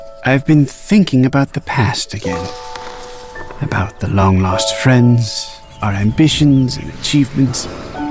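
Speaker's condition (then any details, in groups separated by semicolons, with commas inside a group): No condition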